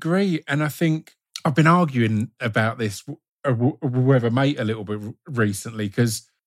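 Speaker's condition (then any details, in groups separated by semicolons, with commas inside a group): Stutter; present since growing up; barely noticeable to most listeners, sticking type, uncontrollable, plans breathing to avoid stammering in acting roles; repeated sounds, prolonged sounds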